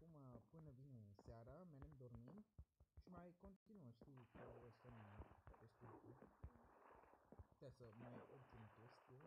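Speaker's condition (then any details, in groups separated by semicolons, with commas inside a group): No condition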